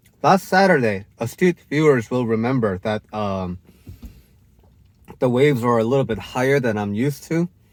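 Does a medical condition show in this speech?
No.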